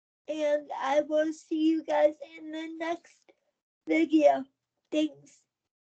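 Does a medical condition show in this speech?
Yes: cerebral palsy; power chair, 29 surgeries.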